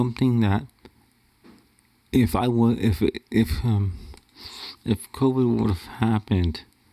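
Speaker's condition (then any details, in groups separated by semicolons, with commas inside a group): Cerebral palsy; wheelchair user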